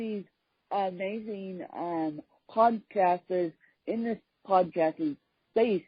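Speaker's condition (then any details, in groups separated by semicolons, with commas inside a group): Cerebral palsy; speech impediment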